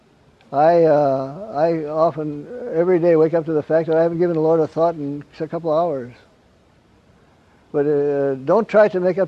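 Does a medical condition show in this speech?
Yes: Parkinson's; gets up around 3 am.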